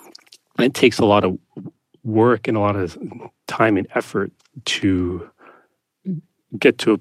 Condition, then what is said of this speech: Stuttering. We hear halting speech, but at one point you say it feels almost like claustrophobia.